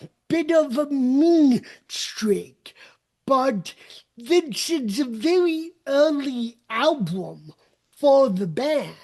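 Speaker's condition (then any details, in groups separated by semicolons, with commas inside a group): Cerebral palsy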